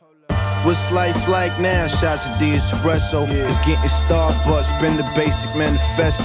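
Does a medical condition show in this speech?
No.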